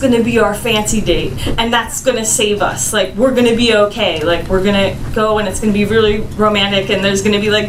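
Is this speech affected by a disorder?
No.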